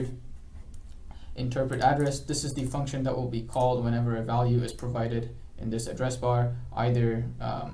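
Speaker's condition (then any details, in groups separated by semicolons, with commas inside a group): No condition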